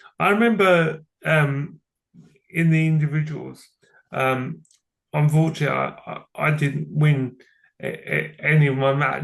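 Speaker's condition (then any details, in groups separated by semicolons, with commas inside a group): Cerebral palsy; from birth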